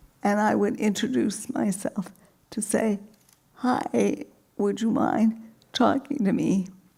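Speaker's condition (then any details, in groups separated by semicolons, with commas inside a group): Multiple sclerosis; severe, progressive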